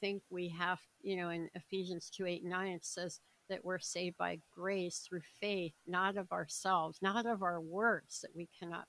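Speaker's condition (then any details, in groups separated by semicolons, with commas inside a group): Cleft palate, severe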